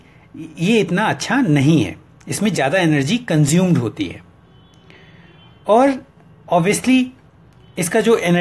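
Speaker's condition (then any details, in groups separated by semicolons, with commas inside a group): No condition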